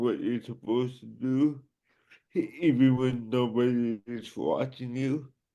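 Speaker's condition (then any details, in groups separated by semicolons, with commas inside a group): Cerebral palsy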